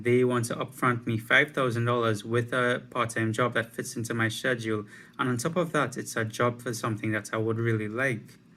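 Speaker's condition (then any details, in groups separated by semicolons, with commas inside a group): No condition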